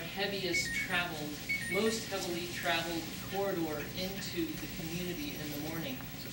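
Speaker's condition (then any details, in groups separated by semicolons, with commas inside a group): No condition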